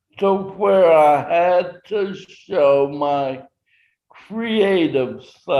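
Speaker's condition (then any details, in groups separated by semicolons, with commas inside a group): Traumatic brain injury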